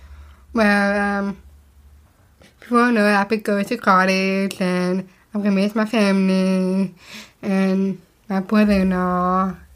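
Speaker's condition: Down syndrome; speech therapy when young, speech therapist miss leah

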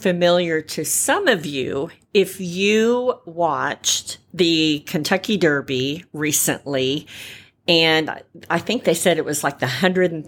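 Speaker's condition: Repaired cleft palate, cleft palate without cleft lip; congenital cleft, roof of mouth only, single repair by plastic surgeon at about 9 months; only one surgery lifetime, repair looks excellent to examining doctors and dentists; uses voice for radio hosting, singing and public speaking

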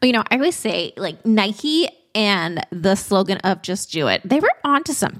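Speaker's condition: No condition

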